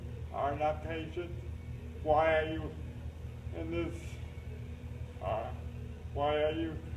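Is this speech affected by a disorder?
Yes: cerebral palsy; uses a lift for transfers.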